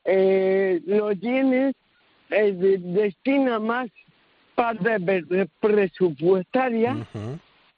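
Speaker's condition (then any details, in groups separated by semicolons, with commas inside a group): Cerebral palsy; early intervention from infancy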